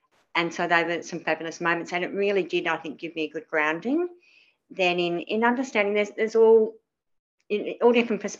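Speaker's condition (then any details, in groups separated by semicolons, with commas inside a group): Cleft palate; cleft palate from birth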